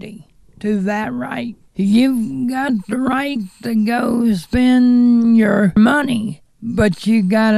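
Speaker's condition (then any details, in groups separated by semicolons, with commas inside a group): Cerebral palsy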